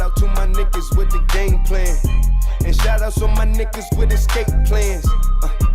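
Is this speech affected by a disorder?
No.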